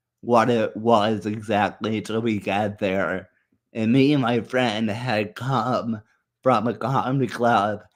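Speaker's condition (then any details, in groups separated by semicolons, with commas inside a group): Muscular dystrophy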